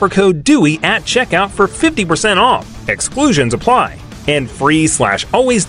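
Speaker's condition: No condition

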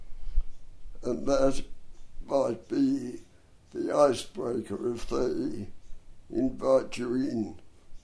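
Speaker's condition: Dystonia and cerebral palsy; bronchial asthma

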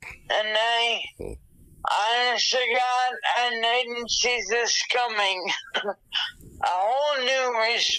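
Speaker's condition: Dysarthria after stroke; hemorrhagic stroke in left thalamus, right-sided paralysis, wheelchair, hospitalized over a month, blood reabsorption takes 1-2 years; recovering with much therapy, walked 58 feet with hemi walker, right hand makes fist, stiffness, tone problems; dysarthria from stroke, speech affected, no aphasia, cognition intact

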